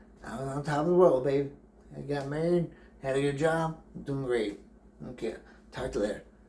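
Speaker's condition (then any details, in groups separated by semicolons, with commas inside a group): Brain injury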